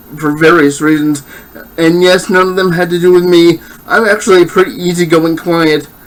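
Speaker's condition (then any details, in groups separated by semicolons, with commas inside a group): Cerebral palsy, spastic diplegia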